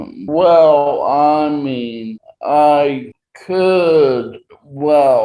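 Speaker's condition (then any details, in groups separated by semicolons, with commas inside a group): Traumatic brain injury; 39 years since injury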